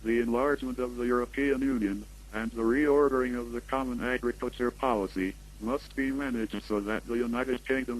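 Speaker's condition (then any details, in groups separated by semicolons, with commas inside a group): Cerebral palsy; from birth, no hand use, head-controlled typing; speech defective, hard to understand, uses text-to-speech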